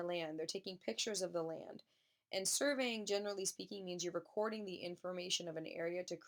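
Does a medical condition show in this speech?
No.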